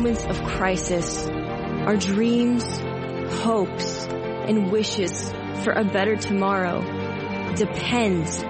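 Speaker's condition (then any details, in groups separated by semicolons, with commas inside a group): No condition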